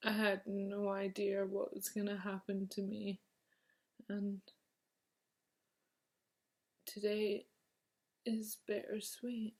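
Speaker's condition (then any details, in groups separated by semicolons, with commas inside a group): Motor neurone disease; onset in left hand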